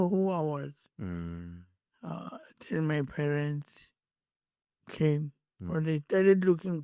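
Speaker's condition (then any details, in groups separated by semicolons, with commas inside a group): Cerebral palsy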